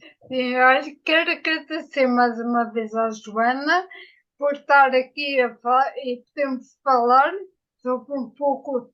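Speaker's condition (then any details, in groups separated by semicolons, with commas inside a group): Ataxia after brain injury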